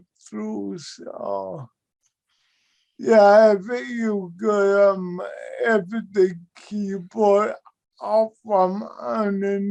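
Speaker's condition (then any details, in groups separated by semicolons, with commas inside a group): Cerebral palsy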